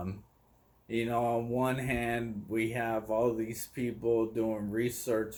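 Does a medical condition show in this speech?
Yes: ALS.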